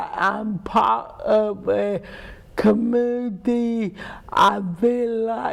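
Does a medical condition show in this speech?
Yes: cerebral palsy; speech impairment.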